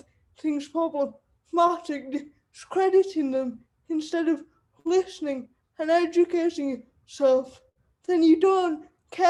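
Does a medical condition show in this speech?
Yes: cerebral palsy; wheelchair user.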